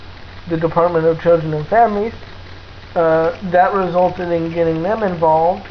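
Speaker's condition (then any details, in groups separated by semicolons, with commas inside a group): Cerebral palsy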